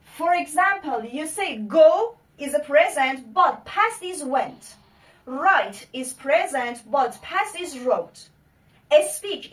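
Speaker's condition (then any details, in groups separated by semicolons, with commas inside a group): No condition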